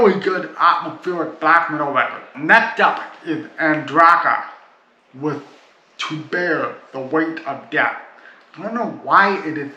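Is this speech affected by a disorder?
Yes: cerebral palsy.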